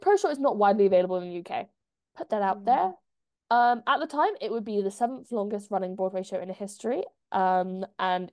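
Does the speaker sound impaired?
No.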